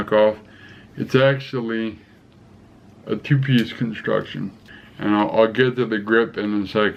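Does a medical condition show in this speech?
Yes: cerebral palsy; affects gait and walking.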